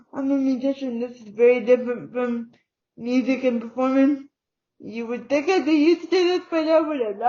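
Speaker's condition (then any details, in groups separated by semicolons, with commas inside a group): Cerebral palsy; uses wheelchair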